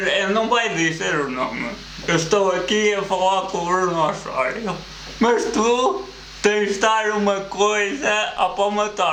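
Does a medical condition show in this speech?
Yes: cerebral palsy.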